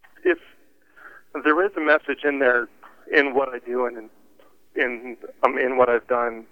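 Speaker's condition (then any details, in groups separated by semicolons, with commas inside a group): Stutter; stutter since childhood, getting in the way by elementary school; late 40s, stutter persists; heavy breathing and funny faces while stuttering, struggled with phone calls and speaking to instructors, writing easier than speaking; repeated words, blocks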